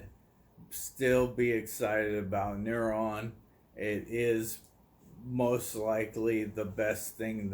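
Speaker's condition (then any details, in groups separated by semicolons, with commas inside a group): ALS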